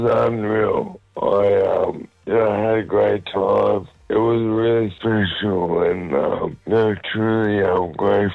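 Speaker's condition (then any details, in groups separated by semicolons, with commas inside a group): MND; motor neurone disease, diagnosed a little over a month ago; symptoms stable, managed with diet and exercise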